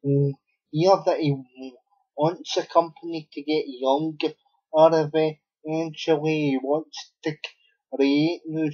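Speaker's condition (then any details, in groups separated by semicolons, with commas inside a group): Cerebral palsy; unable to walk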